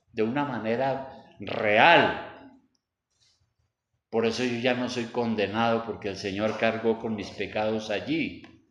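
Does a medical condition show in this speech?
No.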